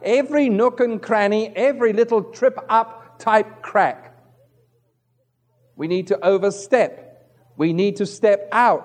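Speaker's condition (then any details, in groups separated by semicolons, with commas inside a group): No condition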